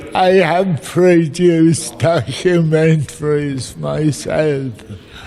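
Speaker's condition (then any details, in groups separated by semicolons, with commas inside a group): Cerebral palsy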